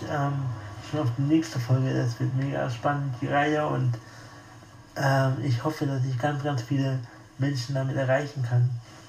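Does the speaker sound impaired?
Yes: spastic tetraparesis; wheelchair user.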